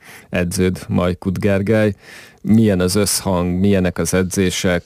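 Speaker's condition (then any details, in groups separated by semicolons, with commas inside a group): No condition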